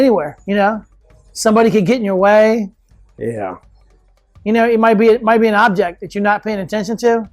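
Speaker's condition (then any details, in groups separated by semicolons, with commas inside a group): No condition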